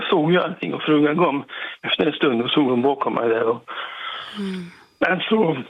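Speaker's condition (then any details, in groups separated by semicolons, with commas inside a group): Parkinson's; 40-50 tablets daily possibly Parkinson medicines, planned operation in throat; ICU about 2 months ago, half day on oxygen mask, learning to breathe, improving; sometimes hard to speak, difficulty getting voice out properly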